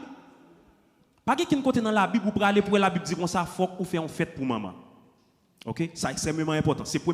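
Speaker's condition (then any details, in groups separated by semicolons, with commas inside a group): No condition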